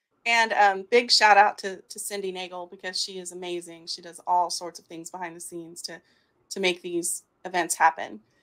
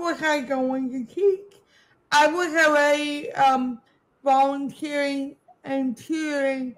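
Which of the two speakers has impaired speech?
The second: cerebral palsy; birth oxygen deprivation; speech affected, sounds like past stroke.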